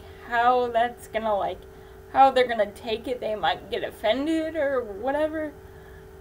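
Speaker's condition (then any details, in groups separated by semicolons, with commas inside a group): Cerebral palsy; able to talk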